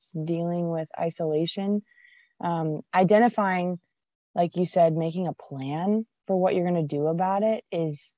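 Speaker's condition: No condition

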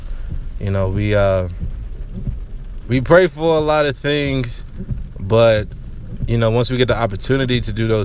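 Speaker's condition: No condition

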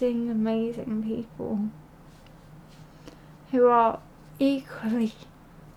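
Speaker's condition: Cerebral palsy

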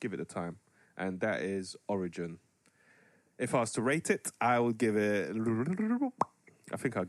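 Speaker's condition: No condition

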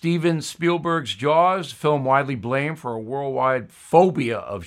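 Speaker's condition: No condition

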